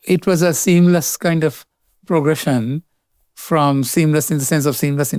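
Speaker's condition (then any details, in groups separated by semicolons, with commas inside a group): No condition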